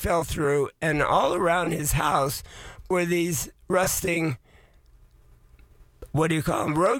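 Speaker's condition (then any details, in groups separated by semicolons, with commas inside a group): Voice changed after vocal cord surgery; voice changed since surgery, likened to Miles Davis after surgery, may sound less clear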